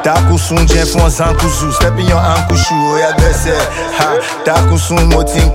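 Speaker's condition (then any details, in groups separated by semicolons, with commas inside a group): No condition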